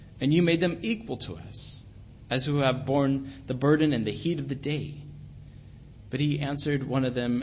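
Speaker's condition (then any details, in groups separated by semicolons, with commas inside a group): No condition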